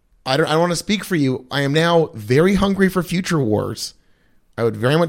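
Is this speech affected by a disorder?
No.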